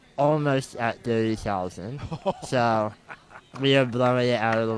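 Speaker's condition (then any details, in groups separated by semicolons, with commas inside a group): Muscular dystrophy; wheelchair user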